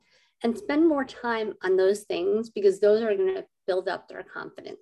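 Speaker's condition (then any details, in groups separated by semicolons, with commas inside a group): Cleft lip and palate; adult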